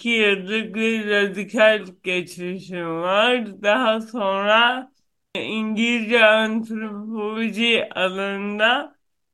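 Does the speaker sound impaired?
Yes: cerebral palsy; no known cure.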